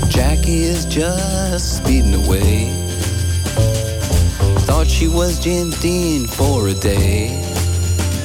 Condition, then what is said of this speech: None; typical speech.